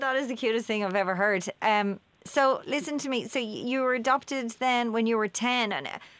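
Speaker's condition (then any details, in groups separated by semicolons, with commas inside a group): No condition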